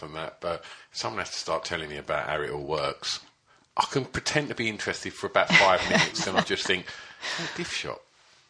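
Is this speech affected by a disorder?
No.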